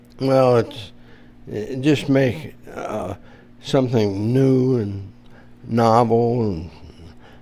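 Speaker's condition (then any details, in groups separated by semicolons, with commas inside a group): Parkinson's disease; managed, under control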